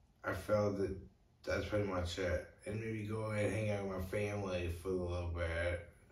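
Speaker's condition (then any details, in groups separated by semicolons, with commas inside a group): Brain injury; tongue cut off at age 5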